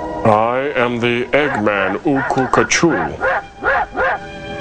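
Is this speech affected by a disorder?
No.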